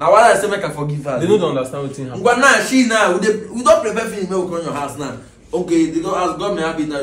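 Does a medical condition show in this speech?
No.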